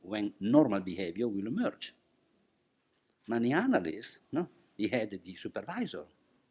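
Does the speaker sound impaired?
No.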